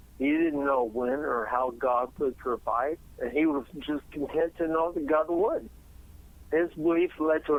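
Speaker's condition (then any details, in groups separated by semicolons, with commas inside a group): Ataxia; type not stated, untreatable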